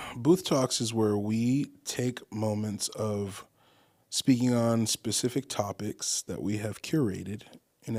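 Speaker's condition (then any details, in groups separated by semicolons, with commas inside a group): No condition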